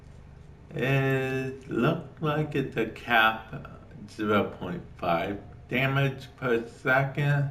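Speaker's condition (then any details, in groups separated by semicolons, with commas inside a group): Cerebral palsy; affects speech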